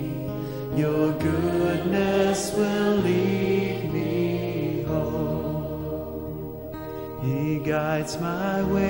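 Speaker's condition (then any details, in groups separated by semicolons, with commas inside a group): No condition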